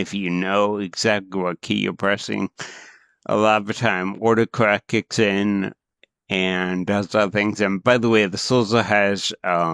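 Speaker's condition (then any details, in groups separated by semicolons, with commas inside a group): Cerebral palsy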